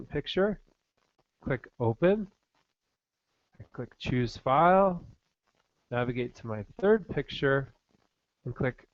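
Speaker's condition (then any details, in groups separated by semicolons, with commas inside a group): No condition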